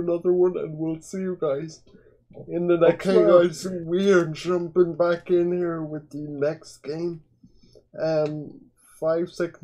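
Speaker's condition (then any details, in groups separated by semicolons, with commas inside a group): Quadriplegic cerebral palsy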